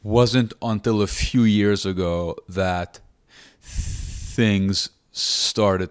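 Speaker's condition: Stutter; stutter since starting to speak, long severe and uncontrolled, earlier speech therapy in Lebanon ineffective; chest breathing technique from speech therapy program in England at 17, over a decade ago; still stutters, deep breath every few words, singing-like breathing, control needs constant work; blocks

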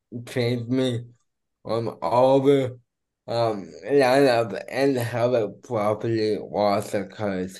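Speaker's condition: Cerebral palsy; physical therapy when younger

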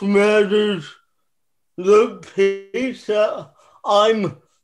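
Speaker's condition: Cerebral palsy; ongoing gym workouts

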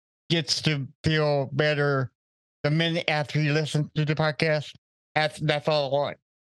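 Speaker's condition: Cerebral palsy, mild

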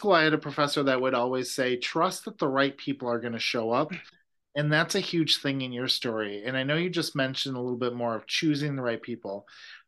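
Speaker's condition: No condition

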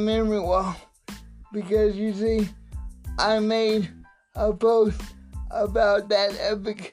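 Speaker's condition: Cerebral palsy; electric wheelchair since age 6

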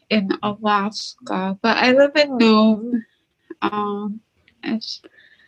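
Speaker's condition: Tracheostomy; facial disfigurement from gunshot wound in suicide attempt at 16

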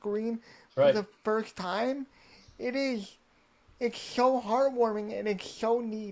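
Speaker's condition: Cerebral palsy; diagnosed at age 2, wheelchair user all life; vocal ability might be a little different

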